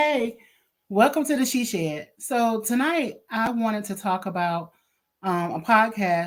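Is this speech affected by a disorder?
No.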